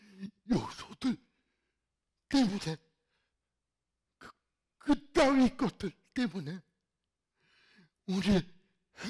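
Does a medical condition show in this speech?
Yes: cerebral palsy; fairly severe in childhood.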